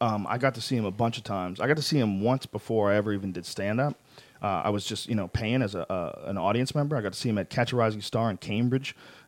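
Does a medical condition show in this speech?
No.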